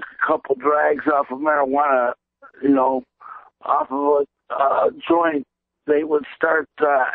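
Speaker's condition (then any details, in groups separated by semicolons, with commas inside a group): Cerebral palsy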